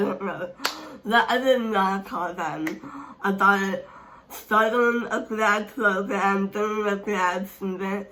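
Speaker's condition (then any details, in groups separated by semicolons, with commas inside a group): Speech impairment; hard to understand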